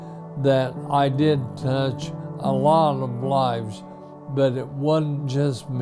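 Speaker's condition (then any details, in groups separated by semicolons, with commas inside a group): ALS; few months since diagnosis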